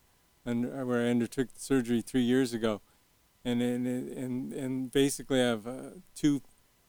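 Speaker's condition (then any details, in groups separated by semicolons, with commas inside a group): Young onset Parkinson's disease; shaky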